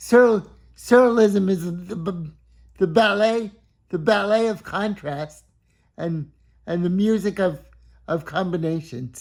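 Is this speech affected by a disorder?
Yes: cerebral palsy.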